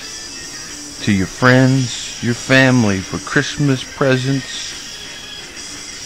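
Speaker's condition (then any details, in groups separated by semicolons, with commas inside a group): No condition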